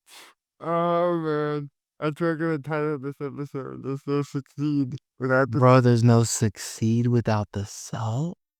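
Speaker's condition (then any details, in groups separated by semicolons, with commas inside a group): Cerebral palsy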